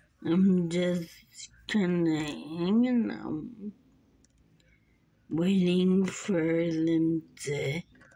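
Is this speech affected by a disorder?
Yes: muscular dystrophy.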